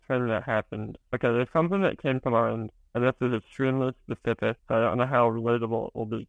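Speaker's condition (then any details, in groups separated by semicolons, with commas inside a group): Spinal muscular atrophy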